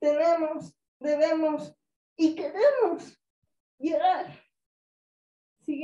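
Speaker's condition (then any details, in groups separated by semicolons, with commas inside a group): Cerebral palsy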